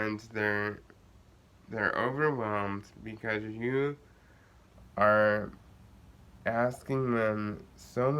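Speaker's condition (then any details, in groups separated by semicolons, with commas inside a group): Cerebral palsy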